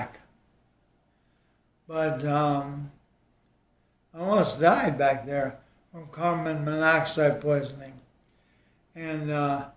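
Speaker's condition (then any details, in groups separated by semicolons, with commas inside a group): ALS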